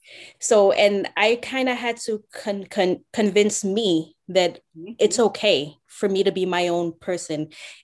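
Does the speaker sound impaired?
Yes: stuttering; long-standing, has always tended to stay quiet because of it; stutters while talking on podcast, gave first workshop a week ago; word and part-word repetitions, entre- entrepreneur; host says stutter barely noticed; here repeated sounds.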